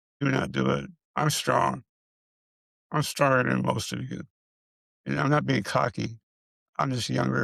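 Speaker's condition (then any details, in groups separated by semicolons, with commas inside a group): Multiple system atrophy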